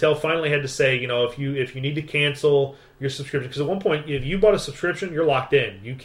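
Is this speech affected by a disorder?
No.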